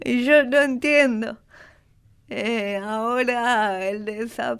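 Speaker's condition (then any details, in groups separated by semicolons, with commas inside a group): Cerebral palsy; prompting others' prejudice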